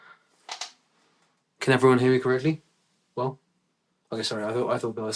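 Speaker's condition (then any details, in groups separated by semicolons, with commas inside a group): No condition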